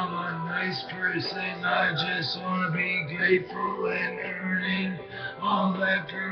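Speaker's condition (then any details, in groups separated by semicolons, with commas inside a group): Brain injury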